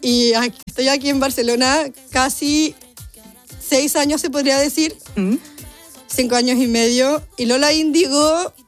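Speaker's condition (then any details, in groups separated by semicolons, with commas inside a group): Down syndrome; congenital; adult, aged 30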